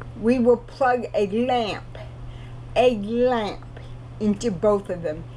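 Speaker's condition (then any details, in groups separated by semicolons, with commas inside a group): Cerebral palsy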